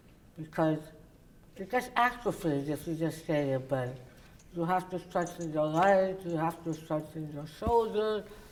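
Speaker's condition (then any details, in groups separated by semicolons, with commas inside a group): Oral cavity cancer, partial glossectomy; partial glossectomy with reconstruction, radiation, palatal device; after surgery and radiation; tongue cannot reach palate, speech needed help, food collects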